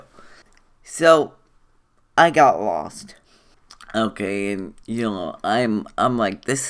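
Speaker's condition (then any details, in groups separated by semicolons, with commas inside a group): Cerebral palsy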